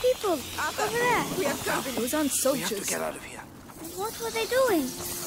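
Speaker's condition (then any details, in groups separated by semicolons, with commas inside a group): No condition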